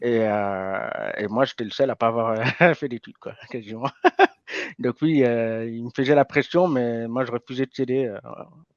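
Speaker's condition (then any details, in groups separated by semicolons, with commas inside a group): Hearing impairment from birth; may get worse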